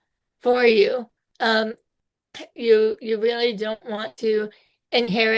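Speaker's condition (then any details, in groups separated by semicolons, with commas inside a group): Spinal muscular atrophy type two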